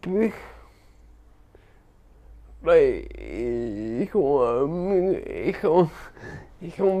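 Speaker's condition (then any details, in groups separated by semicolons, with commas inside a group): Cerebral palsy; perceptual disorders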